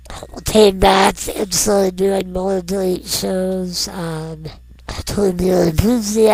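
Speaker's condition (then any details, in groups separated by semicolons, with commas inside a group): Non-progressive muscular dystrophy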